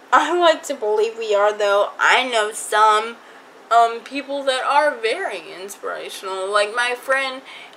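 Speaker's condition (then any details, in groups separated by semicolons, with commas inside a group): Cerebral palsy; from birth defect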